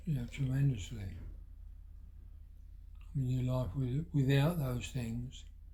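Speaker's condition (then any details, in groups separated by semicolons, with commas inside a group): Parkinson's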